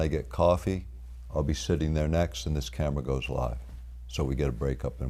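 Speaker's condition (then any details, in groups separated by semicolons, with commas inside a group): No condition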